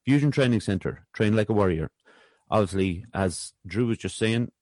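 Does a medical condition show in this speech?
No.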